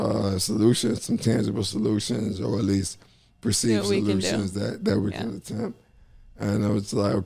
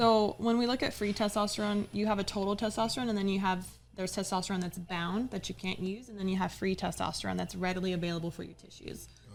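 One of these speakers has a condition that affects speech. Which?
The first: ALS; upper motor neuron onset in upper body, tongue atrophy; slow progressing, diagnosed at 30, about five years.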